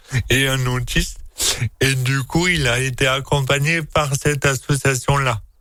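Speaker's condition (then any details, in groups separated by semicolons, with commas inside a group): Dystonia; from birth, delivery complication, physical disability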